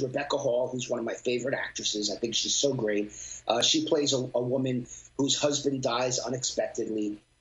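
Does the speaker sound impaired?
No.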